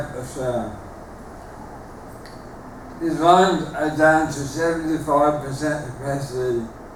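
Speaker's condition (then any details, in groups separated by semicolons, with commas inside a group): Motor neuron disease; terminal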